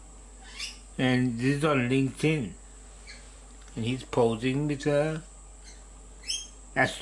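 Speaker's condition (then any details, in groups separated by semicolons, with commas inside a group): Parkinson's disease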